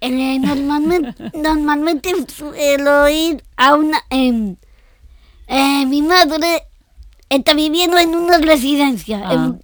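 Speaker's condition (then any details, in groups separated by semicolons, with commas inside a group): Down syndrome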